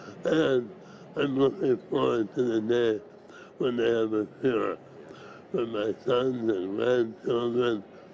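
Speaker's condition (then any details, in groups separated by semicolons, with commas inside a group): ALS; diagnosed three years ago, doing quite well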